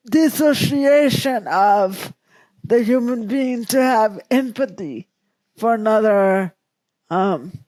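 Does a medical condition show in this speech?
Yes: cerebral palsy; present from birth.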